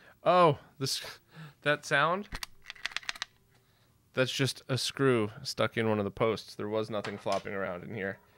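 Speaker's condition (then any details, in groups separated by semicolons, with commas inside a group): No condition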